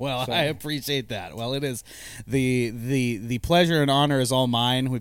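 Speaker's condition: No condition

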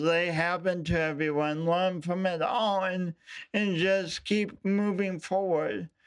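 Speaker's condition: Speech impediment; intelligible

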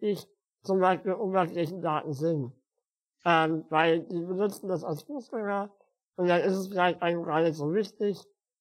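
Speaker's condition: Spinal muscular atrophy; physical disability

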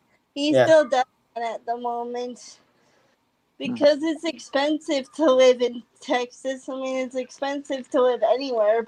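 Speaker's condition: Cerebral palsy; high muscle tone in lower body

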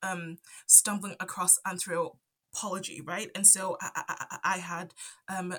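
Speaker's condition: Stutter; onset around age 5 after move from Zambia to UK, none before per parents, cause unknown; adult, ongoing stutter; stutters here and there, stutter affects talking, often stays quiet to avoid stuttering; blocks

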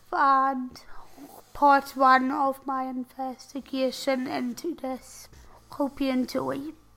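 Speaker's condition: Tracheostomy and ventilator dependent

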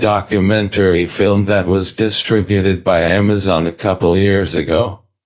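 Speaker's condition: ALS, speech-generating device; diagnosed at age 34, lost walking, talking and breathing, tracheostomy and ventilator; eight years since diagnosis, ventilator dependent via tracheostomy; cannot speak, eye-activated synthetic voice built from voice banking, types replies, silences while typing

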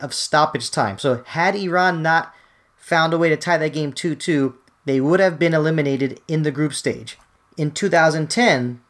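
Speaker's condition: No condition

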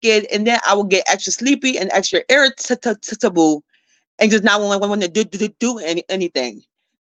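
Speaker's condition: Stuttering; repeated sounds, prolonged sounds

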